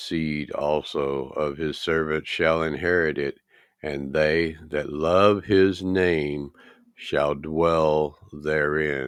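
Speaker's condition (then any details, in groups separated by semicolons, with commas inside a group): No condition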